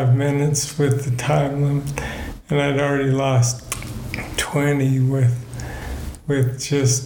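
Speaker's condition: Parkinson's disease; degenerative nervous system disorder, about 18 years since diagnosis; still cycling, balance problems, reduced control of body functions, tasks take much longer

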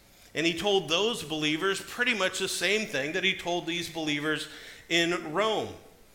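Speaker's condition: No condition

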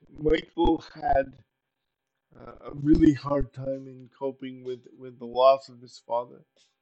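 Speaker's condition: Cerebral palsy; very little fine motor skill

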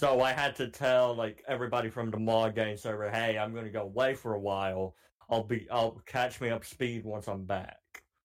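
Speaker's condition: Cleft palate; cleft palate since childhood

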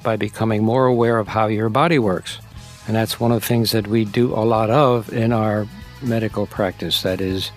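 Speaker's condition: No condition

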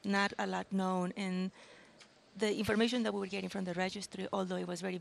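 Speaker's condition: No condition

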